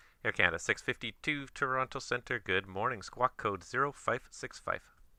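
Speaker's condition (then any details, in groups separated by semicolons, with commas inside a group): No condition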